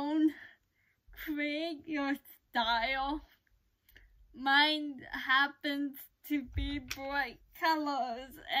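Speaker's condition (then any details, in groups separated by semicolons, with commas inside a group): Cerebral palsy; uses crutches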